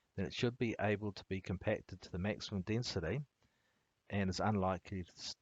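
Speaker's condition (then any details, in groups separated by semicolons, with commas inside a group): No condition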